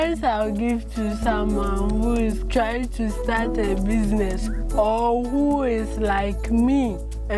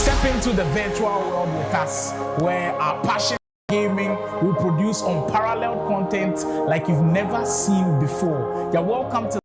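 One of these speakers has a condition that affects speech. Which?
The first: cerebral palsy; from birth; present for 24 years.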